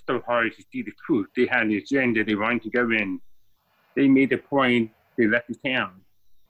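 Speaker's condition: Deafness, born deaf

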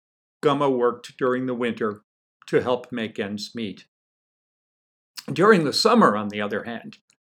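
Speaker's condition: No condition

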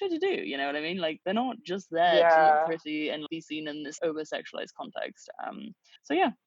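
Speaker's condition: No condition

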